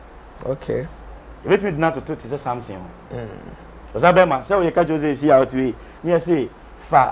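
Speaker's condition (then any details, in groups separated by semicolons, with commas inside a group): No condition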